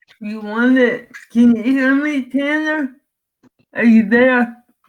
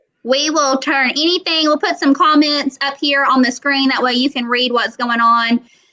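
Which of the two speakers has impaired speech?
The first: cerebral palsy; from birth.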